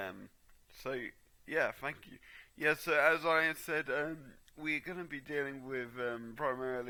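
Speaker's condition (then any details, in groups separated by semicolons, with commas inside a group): Cerebral palsy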